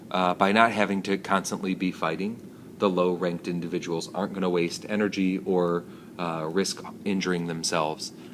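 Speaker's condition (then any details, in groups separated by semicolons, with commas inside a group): No condition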